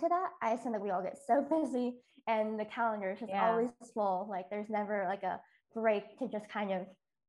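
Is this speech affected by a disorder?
Yes: cleft lip and palate; multiple surgeries on face and mouth.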